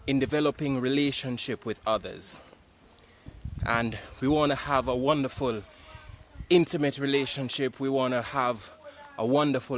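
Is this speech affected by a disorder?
No.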